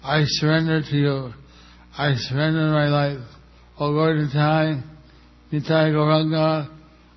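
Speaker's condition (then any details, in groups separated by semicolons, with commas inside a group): Stroke with facial paralysis; undergoing therapy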